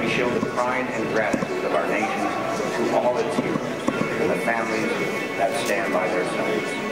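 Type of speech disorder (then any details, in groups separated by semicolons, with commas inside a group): None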